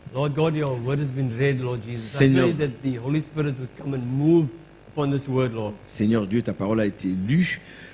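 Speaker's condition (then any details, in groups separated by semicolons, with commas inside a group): No condition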